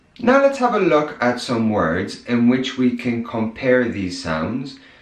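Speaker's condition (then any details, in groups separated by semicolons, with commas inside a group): No condition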